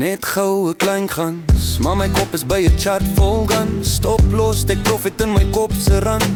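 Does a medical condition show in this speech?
No.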